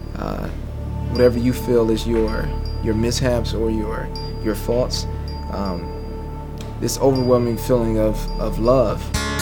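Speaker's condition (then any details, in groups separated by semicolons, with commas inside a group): No condition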